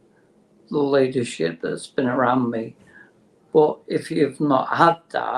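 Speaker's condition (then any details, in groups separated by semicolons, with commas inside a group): Motor neurone disease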